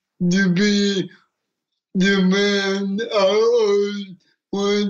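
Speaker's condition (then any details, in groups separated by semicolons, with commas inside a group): Cerebral palsy; adapted wheelchair boxer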